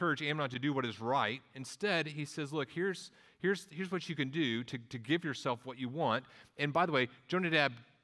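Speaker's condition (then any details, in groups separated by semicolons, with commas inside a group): No condition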